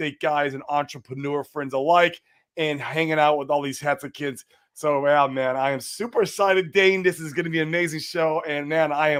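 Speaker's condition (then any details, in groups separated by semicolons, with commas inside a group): No condition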